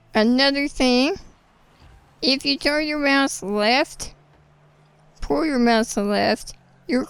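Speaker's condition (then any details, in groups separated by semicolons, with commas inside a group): Spinal muscular atrophy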